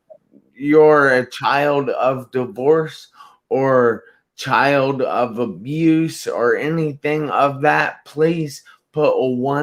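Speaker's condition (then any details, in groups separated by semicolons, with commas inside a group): Traumatic brain injury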